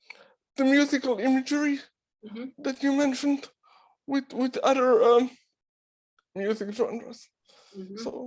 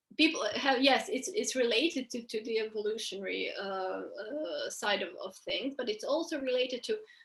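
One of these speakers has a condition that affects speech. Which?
The first: cerebral palsy.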